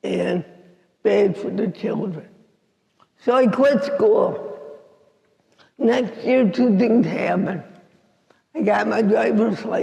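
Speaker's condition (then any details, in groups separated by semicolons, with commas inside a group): Cerebral palsy; affects walking and speech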